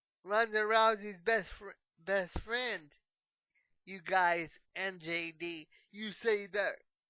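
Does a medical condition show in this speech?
Yes: cerebral palsy.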